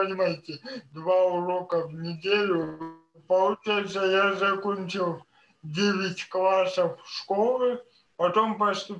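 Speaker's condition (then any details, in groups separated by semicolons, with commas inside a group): Cerebral palsy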